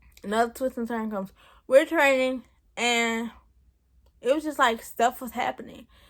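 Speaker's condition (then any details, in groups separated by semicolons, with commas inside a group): Cerebral palsy; present since birth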